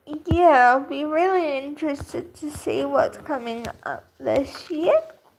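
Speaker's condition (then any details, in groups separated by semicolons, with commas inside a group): Cerebral palsy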